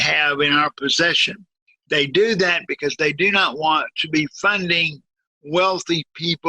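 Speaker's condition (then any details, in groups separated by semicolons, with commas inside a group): Cerebral palsy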